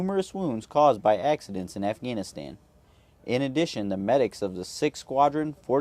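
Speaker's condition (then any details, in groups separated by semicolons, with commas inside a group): No condition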